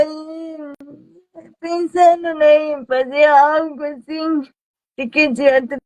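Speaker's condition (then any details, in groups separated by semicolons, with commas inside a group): Cerebral palsy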